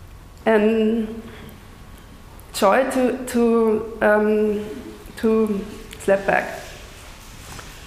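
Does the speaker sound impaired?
Yes: stuttering; lifelong stutter, neurological cause, speech therapy in youth, jaw, belly and leg cramps from suppressing stutter; audibly stuttering during lecture performance; repetitions, blocks, stutters on own name, slower than fluent speakers, amount varies daily, smooth repetitions when unafraid; here repeated words, prolonged sounds.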